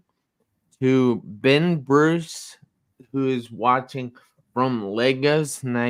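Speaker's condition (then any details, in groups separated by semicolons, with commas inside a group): Traumatic brain injury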